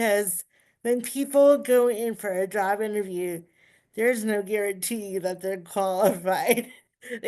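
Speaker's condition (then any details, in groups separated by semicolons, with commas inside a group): Cerebral palsy; uses power wheelchair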